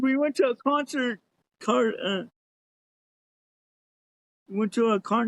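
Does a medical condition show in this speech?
Yes: cerebral palsy.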